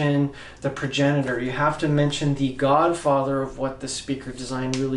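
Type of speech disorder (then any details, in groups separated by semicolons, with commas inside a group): None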